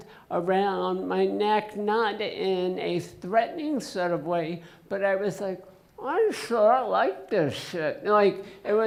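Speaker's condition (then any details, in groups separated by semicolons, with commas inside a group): Essential tremor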